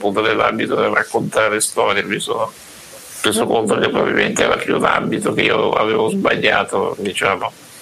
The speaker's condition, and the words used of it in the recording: Muscular dystrophy. Per esempio io utilizzo anche un ventilatore per la respirazione che lo utilizzo anche di giorno e grazie a quello io comunque riesco a parlare